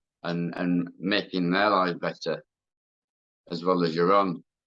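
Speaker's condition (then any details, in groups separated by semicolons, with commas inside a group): Mouth cancer; tumour under tongue base, bilateral neck node spread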